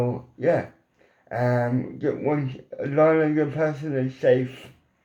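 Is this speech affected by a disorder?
Yes: cerebral palsy; mild, ataxic type.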